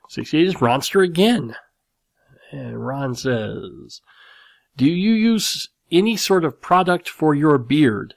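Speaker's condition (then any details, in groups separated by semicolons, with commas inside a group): Cleft lip and palate; nose still slightly crooked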